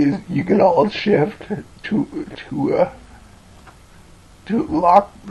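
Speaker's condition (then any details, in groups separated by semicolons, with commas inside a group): Cerebellar ataxia from brain tumour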